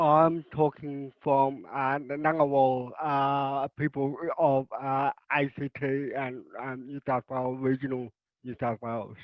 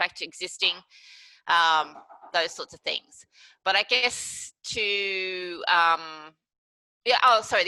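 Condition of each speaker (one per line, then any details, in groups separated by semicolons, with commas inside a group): Cerebral palsy
No condition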